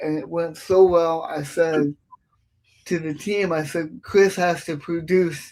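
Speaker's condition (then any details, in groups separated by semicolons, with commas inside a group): Cerebral palsy; affects speech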